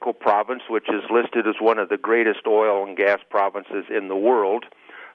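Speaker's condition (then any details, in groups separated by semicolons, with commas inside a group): No condition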